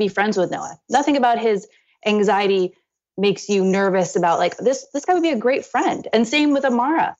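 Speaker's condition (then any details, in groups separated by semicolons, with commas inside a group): No condition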